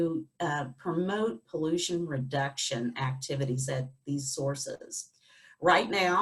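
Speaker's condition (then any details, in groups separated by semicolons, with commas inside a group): No condition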